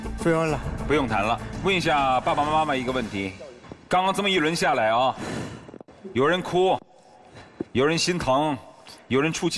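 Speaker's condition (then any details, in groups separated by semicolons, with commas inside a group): No condition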